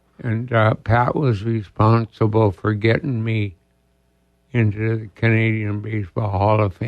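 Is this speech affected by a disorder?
Yes: ALS; diagnosed about two years ago.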